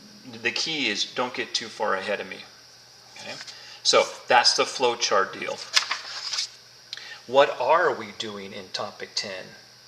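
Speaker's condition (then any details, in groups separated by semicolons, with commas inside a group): No condition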